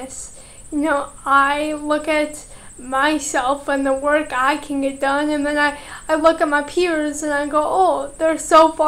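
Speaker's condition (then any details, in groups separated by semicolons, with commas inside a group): Cerebral palsy; slow typing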